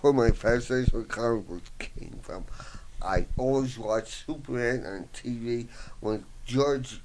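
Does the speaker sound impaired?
Yes: voice box damage, traumatic brain injury; voice box partially damaged by fireman's trach tube, traumatic brain injury from smoke inhalation in fire; tbi found 3-4 years ago, rehabilitation services, fine motor loss, half lung capacity lost, cannot handwrite; difficulty talking, lost singing voice, slight speech impediment, listeners misjudge as mentally impaired.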